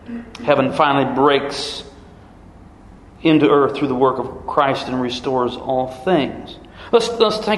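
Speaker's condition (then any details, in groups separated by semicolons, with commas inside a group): No condition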